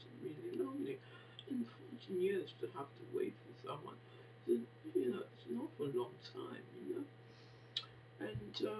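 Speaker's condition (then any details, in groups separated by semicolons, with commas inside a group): Facial palsy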